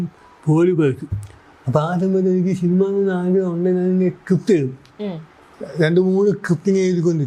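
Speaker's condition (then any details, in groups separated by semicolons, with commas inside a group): Cerebral palsy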